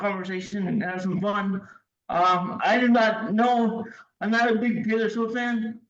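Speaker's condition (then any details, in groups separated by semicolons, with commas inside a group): Cerebral palsy, severe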